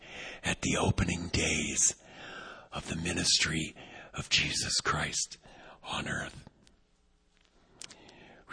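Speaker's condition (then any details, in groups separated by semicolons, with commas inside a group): Vocal cord paralysis, unilateral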